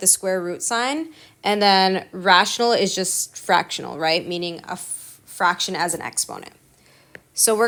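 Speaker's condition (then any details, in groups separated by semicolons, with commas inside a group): No condition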